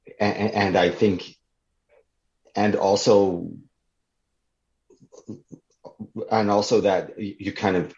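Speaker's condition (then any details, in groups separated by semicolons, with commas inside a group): Stuttering; stutter since childhood, ongoing as adult; unpredictable which words will be hard to say, constant ambush, words felt physically throughout body; blocks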